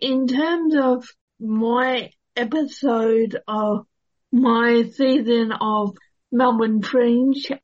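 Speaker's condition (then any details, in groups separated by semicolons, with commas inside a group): Cerebral palsy; therapies during schooling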